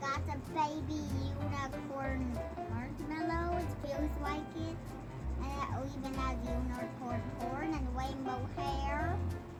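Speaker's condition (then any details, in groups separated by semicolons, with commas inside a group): No condition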